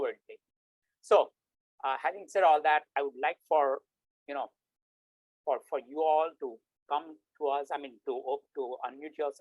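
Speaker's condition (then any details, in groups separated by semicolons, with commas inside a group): No condition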